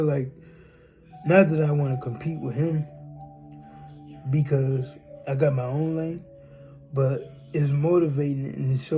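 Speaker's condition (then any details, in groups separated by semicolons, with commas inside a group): Cerebral palsy; from birth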